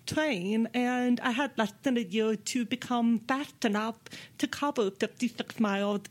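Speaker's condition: Deafness; speaks with own voice

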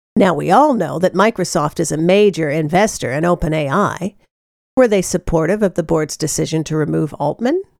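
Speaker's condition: No condition

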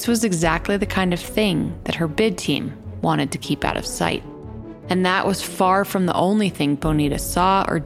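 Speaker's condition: No condition

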